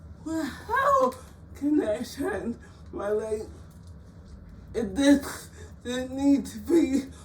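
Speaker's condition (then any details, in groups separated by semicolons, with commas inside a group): Cerebral palsy; frequent speech therapy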